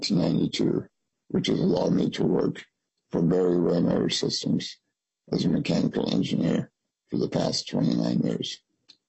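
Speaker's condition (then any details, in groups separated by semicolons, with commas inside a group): Spinal muscular atrophy; congenital spinal muscular atrophy, wheelchair since age 10, relies on home care services; age 48, home care for about 30 years, aging parents help with care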